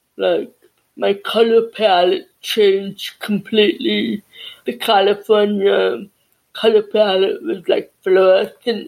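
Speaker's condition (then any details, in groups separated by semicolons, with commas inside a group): Deafness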